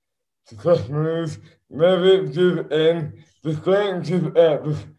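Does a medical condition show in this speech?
Yes: dystonia; neurological movement disorder, caused by repeated rugby concussions and head knocks, affects speech and hands; slurred speech as first symptom, hands later involuntarily affected.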